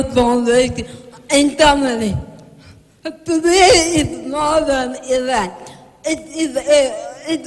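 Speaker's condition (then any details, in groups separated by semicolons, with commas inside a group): Cerebral palsy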